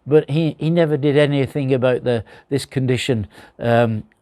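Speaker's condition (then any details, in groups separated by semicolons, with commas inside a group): No condition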